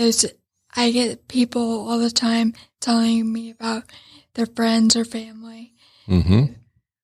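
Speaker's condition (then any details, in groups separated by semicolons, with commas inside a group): Traumatic brain injury; head-on vehicle collision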